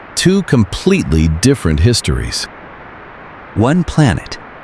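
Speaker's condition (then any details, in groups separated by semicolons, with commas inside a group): No condition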